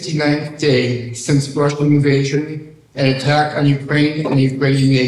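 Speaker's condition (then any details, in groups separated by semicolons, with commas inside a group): No condition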